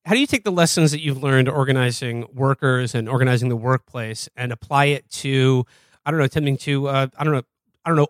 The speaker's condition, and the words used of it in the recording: None; typical speech.